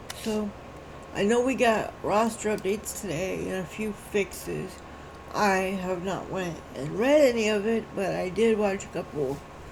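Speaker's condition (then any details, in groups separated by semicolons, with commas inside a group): Cerebral palsy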